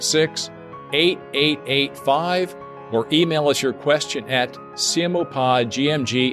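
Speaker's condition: No condition

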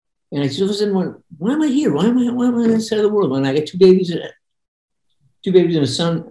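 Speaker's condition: Parkinson's; voice sometimes monotone

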